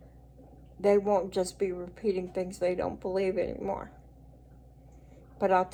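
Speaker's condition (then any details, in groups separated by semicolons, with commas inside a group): Cerebral palsy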